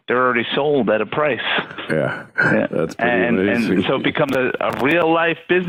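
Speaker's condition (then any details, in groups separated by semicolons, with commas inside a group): No condition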